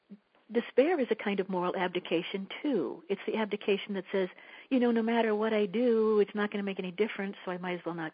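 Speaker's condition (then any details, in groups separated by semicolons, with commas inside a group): No condition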